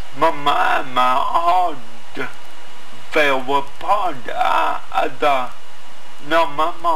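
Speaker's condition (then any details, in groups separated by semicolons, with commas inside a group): Cerebral palsy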